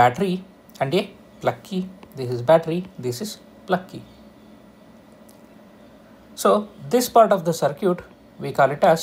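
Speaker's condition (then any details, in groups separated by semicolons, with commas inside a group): No condition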